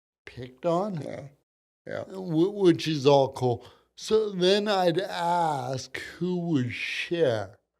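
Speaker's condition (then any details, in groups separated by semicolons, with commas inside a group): Cerebral palsy; from birth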